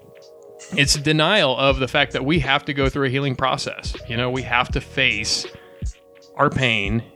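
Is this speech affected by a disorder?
No.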